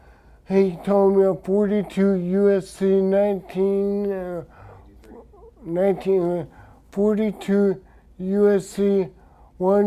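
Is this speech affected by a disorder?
Yes: traumatic brain injury; speech affected.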